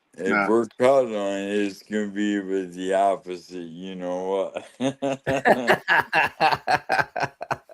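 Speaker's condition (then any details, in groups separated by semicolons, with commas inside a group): ALS; losing ability to talk and swallow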